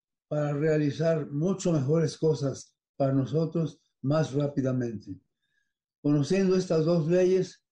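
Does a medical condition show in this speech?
Yes: Parkinson's disease; affects smell.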